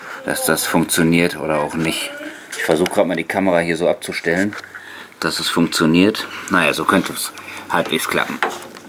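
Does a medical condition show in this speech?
No.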